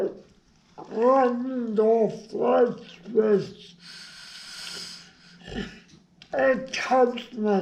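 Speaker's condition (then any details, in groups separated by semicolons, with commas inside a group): Brain injury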